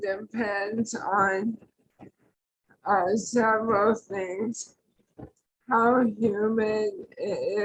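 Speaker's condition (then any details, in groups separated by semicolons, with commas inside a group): ALS; tracheostomy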